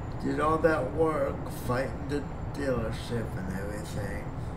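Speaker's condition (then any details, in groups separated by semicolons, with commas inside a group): Cerebral palsy; breathing fine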